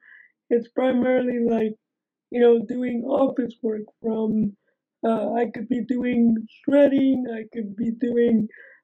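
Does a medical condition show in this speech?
Yes: Aicardi-Goutières syndrome; diagnosed at age 10, symptoms first thought to be cerebral palsy, ongoing medications; still able to speak, can put experiences into words.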